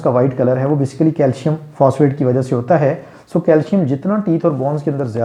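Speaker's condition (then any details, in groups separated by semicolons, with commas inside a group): No condition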